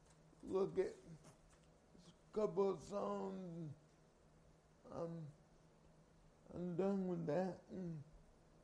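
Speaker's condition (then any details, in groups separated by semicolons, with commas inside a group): Cerebral palsy; from birth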